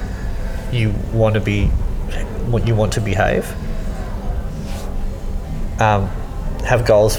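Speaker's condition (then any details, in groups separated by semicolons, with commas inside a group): Cleft lip and palate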